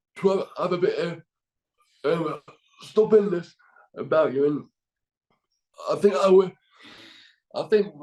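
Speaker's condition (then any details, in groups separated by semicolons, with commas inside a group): Cerebral palsy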